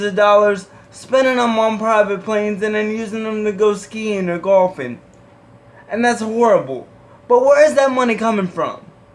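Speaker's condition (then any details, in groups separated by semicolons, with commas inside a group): Cerebral palsy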